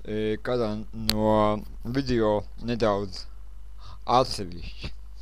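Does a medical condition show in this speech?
Yes: cerebral palsy; speech not very clear.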